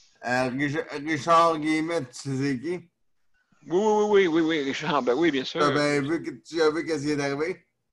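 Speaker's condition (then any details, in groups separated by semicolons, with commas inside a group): Neonatal cerebral palsy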